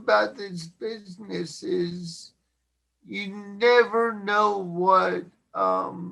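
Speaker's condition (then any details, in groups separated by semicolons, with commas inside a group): Cerebral palsy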